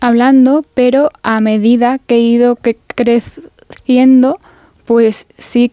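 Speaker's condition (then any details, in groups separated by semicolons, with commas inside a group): Stuttering; stuttering since around age 5, little noticed at first, getting stuck increased with age; gets stuck when speaking; repeated sounds, prolonged sounds, blocks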